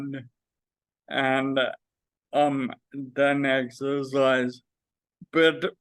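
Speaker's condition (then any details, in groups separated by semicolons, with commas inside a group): Friedreich's ataxia; diagnosed at age 16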